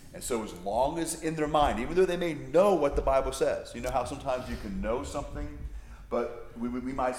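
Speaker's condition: No condition

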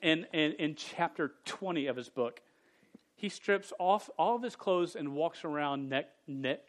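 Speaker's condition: Stutter; stutter since age 5, persisted through teenage years, no successful fix; still stutters, speaking publicly for about 23-24 years; not fully fluent, stuttered on own name as teenager; repeated sounds

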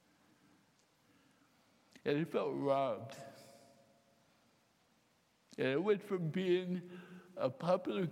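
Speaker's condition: Cerebral palsy, mild; typewriter for writing

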